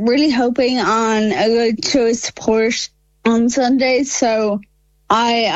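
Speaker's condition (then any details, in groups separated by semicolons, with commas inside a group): Friedreich's ataxia; rare progressive neuromuscular disease, nerve damage, muscle weakness, mobility loss, awaiting HSE reimbursement of skyclarys; first and only approved treatment, can slow condition, not covered by HSE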